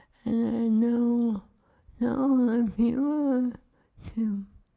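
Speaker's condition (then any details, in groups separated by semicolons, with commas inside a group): ALS; cannot eat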